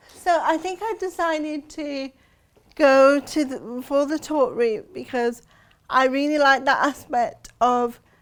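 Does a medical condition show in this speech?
Yes: cerebral palsy; since birth.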